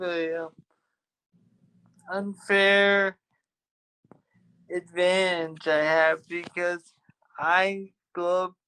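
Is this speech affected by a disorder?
Yes: traumatic brain injury; ongoing therapy.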